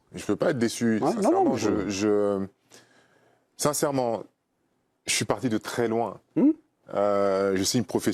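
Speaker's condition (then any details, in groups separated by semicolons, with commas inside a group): No condition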